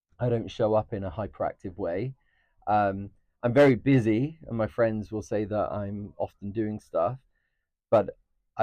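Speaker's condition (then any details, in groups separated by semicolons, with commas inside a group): No condition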